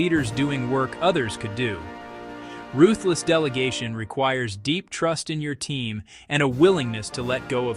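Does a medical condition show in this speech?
No.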